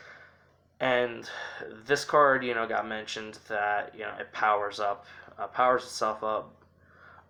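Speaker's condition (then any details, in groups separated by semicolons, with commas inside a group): No condition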